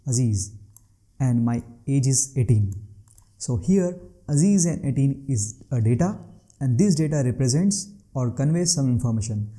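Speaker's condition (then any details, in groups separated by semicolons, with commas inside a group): No condition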